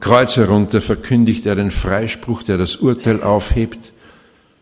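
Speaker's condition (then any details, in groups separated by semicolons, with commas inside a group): No condition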